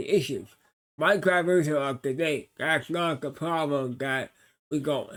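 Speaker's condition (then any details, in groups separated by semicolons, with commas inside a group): Cerebral palsy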